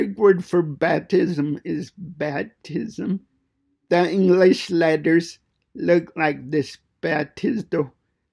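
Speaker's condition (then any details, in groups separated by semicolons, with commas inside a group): Cerebral palsy; fine motor impairment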